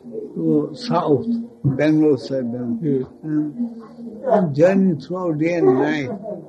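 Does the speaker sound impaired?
Yes: speech loss after head injury; speech lost after head injury, very difficult to utter words, heavy speech, listeners say understandable.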